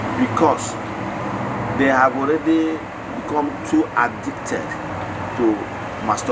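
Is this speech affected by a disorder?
No.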